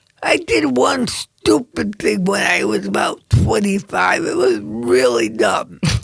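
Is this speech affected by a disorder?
Yes: cerebral palsy.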